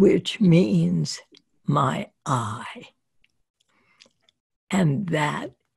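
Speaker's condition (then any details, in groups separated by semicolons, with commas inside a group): Spasmodic dysphonia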